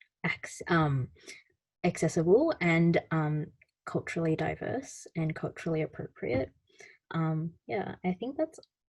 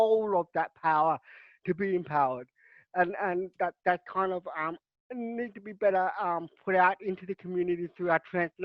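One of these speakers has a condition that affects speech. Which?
The second: cerebral palsy.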